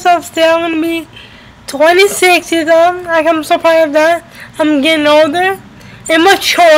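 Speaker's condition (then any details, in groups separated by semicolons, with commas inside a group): Cerebral palsy; uses a wheelchair, had surgery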